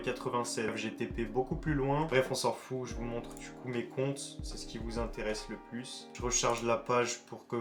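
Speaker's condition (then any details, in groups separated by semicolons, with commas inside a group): No condition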